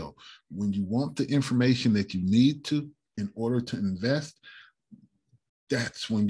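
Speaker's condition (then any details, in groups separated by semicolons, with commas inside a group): No condition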